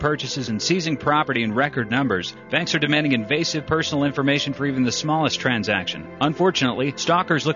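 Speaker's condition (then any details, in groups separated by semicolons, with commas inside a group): No condition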